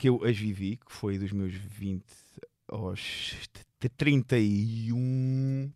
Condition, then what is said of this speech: Stuttering. Eu já tive atuações que eu não gaguejei uma única vez.